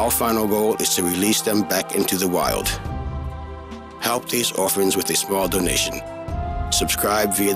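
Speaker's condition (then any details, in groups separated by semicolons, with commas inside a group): No condition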